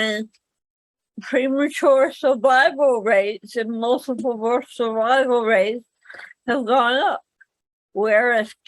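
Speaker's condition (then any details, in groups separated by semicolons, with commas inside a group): Cerebral palsy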